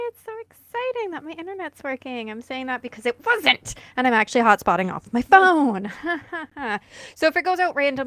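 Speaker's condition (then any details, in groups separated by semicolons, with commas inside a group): No condition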